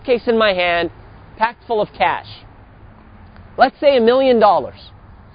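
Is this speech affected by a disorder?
No.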